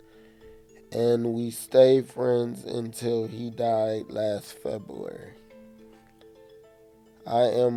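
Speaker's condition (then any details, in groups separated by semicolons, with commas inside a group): Cerebral palsy; physical and occupational therapy, stair practice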